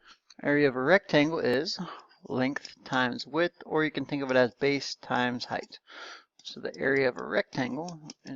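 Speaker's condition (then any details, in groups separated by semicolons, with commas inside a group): No condition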